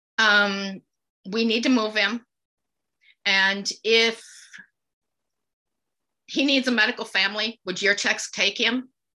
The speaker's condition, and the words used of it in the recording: Stuttering. So if I'm talking today, it's not because I'm talking myself, because I can't stutter I would stutter without him.